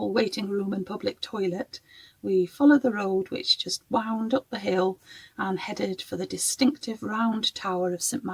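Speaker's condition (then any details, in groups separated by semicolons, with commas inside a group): No condition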